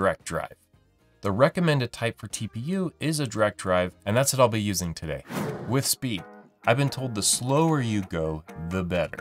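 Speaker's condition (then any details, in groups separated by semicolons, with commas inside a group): No condition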